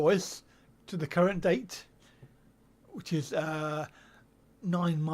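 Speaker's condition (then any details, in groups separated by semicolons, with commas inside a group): Cerebral palsy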